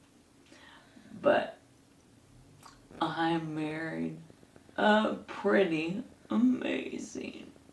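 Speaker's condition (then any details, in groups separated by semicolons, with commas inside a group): ALS; hand onset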